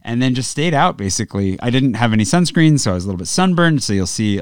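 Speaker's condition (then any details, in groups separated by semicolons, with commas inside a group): No condition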